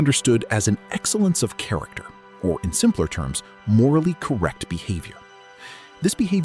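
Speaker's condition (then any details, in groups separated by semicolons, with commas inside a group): No condition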